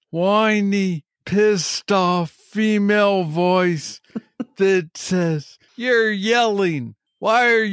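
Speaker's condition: Parkinson's disease; young onset

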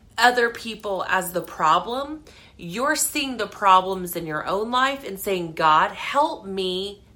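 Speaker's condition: No condition

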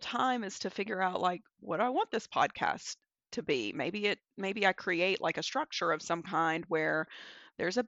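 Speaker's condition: No condition

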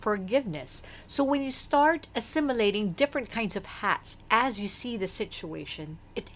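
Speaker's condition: No condition

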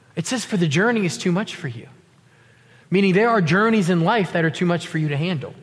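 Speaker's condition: No condition

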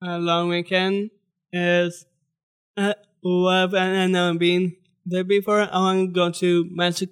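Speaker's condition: Down syndrome

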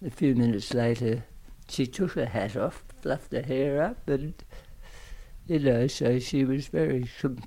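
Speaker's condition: Tongue cancer; aggressive tongue cancer

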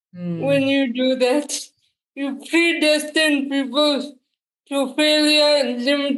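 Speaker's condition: Cerebral palsy, quadriplegic

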